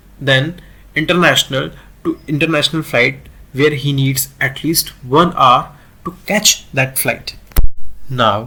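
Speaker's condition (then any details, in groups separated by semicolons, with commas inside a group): No condition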